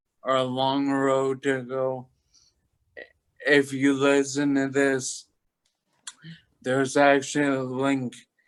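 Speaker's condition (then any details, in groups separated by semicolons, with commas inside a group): Toxic leukoencephalopathy, locked-in syndrome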